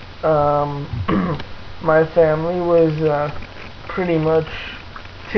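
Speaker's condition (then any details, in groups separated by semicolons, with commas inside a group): Cerebral palsy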